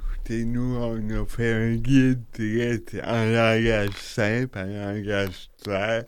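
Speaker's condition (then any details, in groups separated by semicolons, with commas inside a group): Cerebral palsy; self-described as speaking a bit oddly, host says not oddly at all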